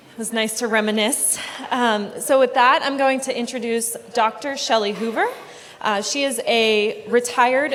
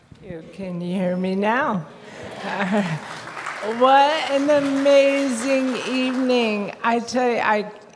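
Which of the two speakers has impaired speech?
The second: ALS; onset in feet, then hands and body; seventh year since diagnosis, uses wheelchair.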